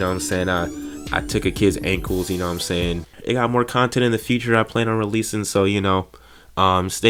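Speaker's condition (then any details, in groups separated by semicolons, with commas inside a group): No condition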